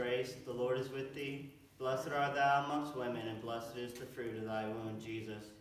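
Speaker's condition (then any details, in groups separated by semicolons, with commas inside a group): No condition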